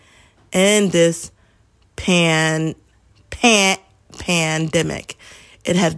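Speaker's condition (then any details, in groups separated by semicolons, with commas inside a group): Stuttering; traumatic brain injury survivor, gets worn out with brain overload; stumbles upon words while speaking; repeated sounds, blocks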